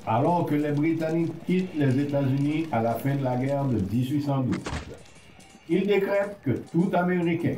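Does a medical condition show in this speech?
No.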